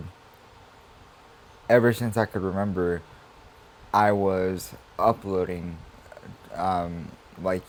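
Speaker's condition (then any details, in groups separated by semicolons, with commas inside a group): Cerebral palsy; spastic quadriplegic, uses wheelchair; adult, spasms, repositions in chair; sometimes stops talking due to spasm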